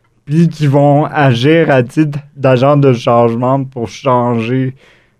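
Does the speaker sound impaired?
Yes: cerebral palsy; acquired, wheelchair user.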